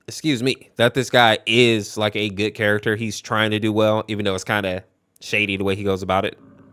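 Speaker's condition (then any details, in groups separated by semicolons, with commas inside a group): No condition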